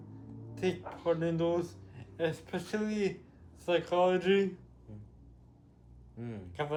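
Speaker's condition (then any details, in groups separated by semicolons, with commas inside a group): Cerebral palsy; with developmental delay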